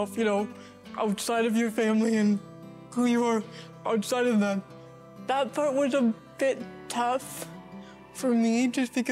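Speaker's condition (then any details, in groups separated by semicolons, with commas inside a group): Cerebral palsy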